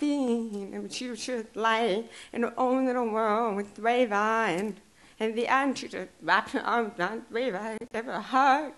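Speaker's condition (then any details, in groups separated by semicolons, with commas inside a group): Deaf and hard of hearing; since childhood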